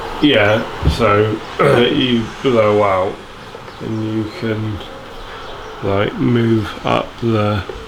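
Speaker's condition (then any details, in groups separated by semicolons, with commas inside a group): Motor neurone disease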